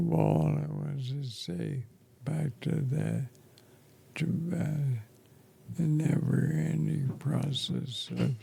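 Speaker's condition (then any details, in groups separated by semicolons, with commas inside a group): ALS; affects chest and throat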